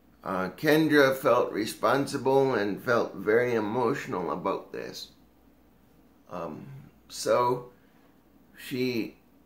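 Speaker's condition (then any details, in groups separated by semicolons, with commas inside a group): Cerebral palsy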